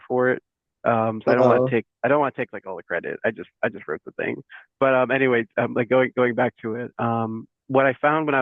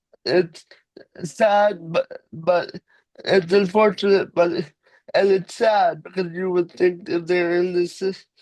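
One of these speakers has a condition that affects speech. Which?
The second: cerebral palsy; cerebral palsy from birth, uses wheelchair.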